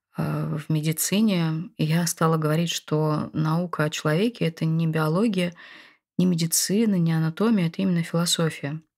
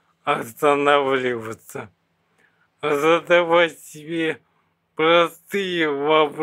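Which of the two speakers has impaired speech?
The second: bulbar ALS; bulbar onset, throat, tongue, face paralysis, fastest-progressing; diagnosed last year, progressing, arms and legs weakening; very unclear, speech almost lost, difficult swallowing.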